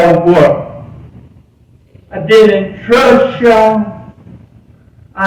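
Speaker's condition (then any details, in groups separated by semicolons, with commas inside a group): Cerebral palsy; present from birth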